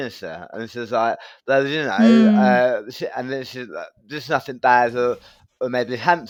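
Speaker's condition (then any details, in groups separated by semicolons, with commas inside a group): Tongue cancer surgery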